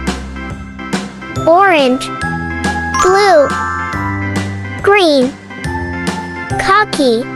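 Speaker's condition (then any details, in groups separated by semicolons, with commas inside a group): No condition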